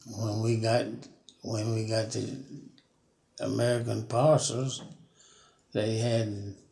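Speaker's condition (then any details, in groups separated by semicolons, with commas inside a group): Parkinson's disease; fallen 19 times in yard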